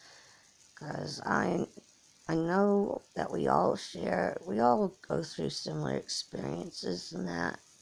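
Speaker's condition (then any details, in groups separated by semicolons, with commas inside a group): Cerebral palsy; from birth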